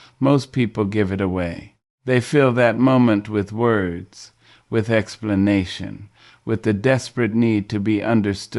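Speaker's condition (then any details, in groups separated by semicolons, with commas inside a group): No condition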